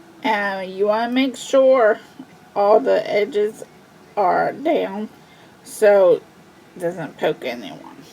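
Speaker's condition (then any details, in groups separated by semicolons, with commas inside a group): Cerebral palsy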